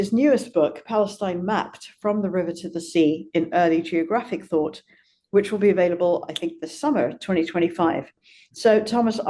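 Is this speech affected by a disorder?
No.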